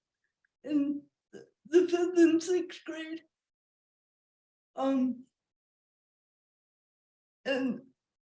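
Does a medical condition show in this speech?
Yes: cerebral palsy.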